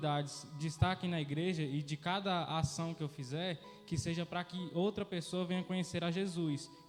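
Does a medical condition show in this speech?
No.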